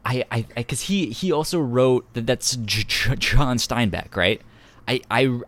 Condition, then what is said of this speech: Stuttering. Yeah, like, you, like, it's like, cause like, I stutter when I talk.